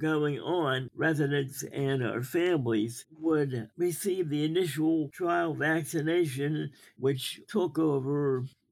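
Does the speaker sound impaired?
Yes: cerebral palsy; weekday resident at D.T. Watson Hospital ages four and five, learned walking with braces.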